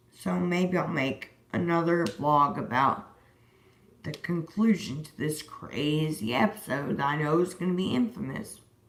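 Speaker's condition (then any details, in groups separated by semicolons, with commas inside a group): Disability causing slurred speech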